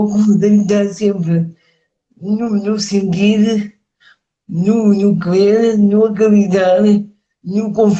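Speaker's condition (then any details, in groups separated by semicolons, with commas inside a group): Cerebral palsy; speech affected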